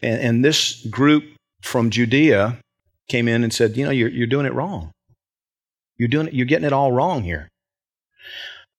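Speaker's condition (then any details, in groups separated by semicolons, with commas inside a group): No condition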